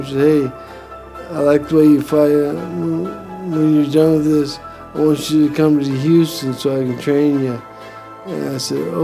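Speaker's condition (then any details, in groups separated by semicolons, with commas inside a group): Brain injury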